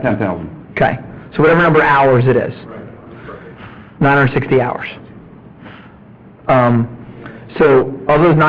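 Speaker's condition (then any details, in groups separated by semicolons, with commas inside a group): No condition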